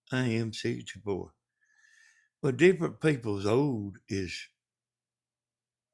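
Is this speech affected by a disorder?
Yes: brain bleed.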